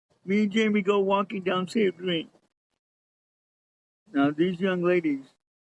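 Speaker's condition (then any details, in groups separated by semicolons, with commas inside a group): Cerebral palsy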